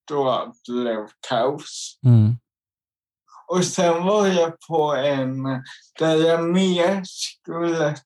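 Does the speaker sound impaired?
Yes: cerebral palsy; visible disability.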